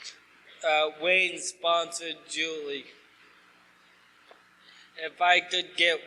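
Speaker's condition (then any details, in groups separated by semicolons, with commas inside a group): ALS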